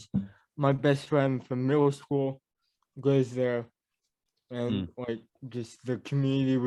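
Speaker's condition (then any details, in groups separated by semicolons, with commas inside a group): Cerebral palsy; mild speech impediment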